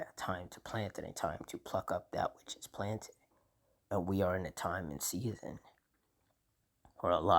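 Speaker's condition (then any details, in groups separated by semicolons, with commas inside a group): No condition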